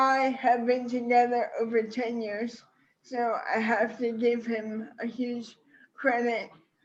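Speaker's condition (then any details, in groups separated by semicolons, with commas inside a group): ALS; primary lateral sclerosis, legs, arms and speech affected, onset with falls; diagnosed about 8 years ago, uses walker, independent self-care; speech slowing over about 4 years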